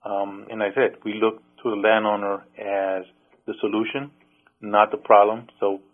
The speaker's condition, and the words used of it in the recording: No condition.